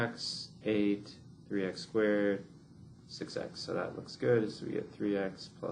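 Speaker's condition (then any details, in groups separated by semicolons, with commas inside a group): No condition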